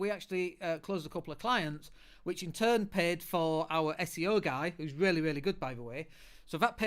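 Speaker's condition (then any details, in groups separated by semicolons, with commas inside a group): No condition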